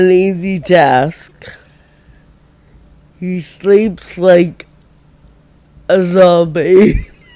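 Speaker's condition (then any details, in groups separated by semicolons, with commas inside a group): Friedreich ataxia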